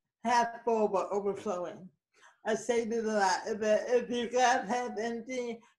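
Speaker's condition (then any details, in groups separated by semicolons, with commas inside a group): Cerebral palsy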